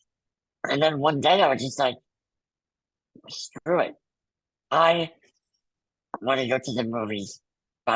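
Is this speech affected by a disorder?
Yes: muscular dystrophy.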